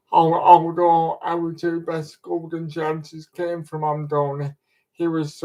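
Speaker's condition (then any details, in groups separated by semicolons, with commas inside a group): Cerebral palsy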